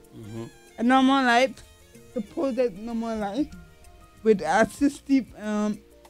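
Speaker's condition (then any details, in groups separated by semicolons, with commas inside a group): Cerebral palsy; acquired, not from birth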